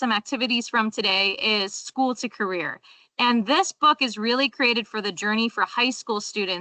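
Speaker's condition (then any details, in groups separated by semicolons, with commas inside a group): No condition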